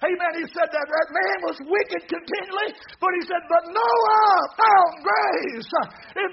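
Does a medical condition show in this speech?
No.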